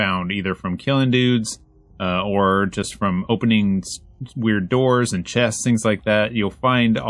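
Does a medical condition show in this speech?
No.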